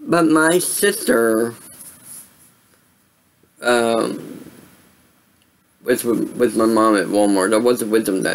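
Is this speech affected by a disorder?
Yes: cerebral palsy; voice sound affected.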